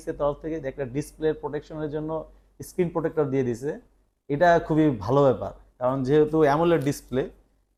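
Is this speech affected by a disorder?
No.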